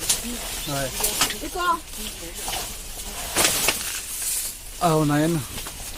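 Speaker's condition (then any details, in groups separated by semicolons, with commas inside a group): No condition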